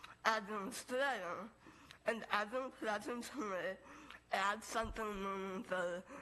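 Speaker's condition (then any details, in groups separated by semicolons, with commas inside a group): Moebius syndrome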